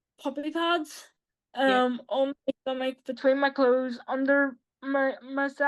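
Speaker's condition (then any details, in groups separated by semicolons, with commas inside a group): Quadriplegic cerebral palsy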